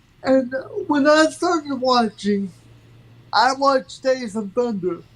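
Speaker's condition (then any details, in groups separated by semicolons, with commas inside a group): Cerebral palsy; from birth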